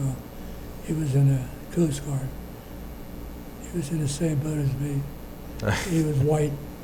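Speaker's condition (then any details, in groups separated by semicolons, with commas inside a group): Parkinson's disease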